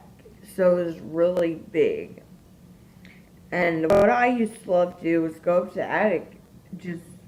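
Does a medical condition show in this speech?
Yes: disability causing slurred speech.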